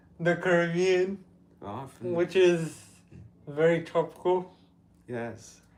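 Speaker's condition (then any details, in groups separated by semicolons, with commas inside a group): Cerebral palsy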